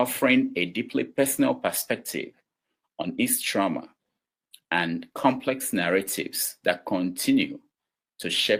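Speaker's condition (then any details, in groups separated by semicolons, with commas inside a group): No condition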